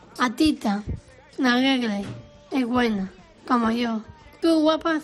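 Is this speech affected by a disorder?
Yes: Down syndrome; trisomy 21, genetic cause; age 39.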